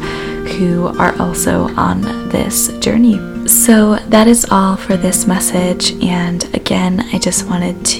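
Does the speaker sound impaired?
No.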